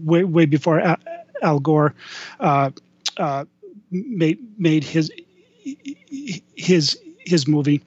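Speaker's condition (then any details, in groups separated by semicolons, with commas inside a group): Stuttering; may freeze up mid-speech, then gets back on a roll; repeated sounds, repeated words, prolonged sounds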